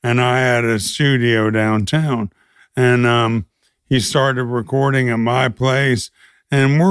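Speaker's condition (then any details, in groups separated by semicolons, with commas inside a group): ALS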